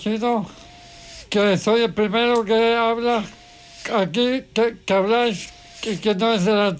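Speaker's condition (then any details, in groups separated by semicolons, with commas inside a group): ALS; previously active and driving, life changed from one day to the next; cough assist device pushing and withdrawing pressurized air, clears secretions and phlegm, hoist for bed transfer; too weak to cough, voice described by host as impressive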